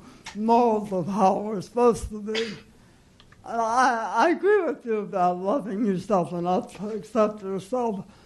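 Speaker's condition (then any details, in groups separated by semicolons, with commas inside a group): Cerebral palsy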